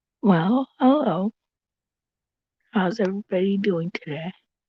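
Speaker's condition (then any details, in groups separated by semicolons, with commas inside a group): Cerebral palsy; visible disability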